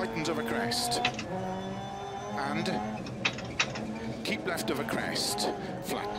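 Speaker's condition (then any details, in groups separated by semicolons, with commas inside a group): No condition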